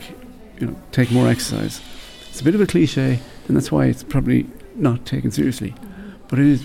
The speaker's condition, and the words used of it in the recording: Parkinson's disease. And that really gave me, you know, the tools to deal with my voice fading, because my voice was fading.